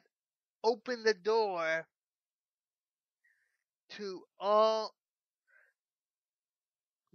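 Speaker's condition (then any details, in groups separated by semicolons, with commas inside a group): Cerebral palsy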